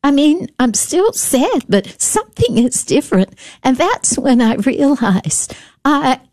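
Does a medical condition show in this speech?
Yes: spasmodic dysphonia; brain condition, muscles miscoordinate, care at UT Health Science Center, speech therapists; uses speech therapy techniques, careful breathing to project voice; voice problem, speech gets out of whack, still able to speak if careful.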